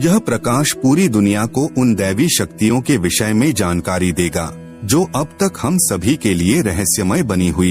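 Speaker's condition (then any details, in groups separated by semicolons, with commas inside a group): No condition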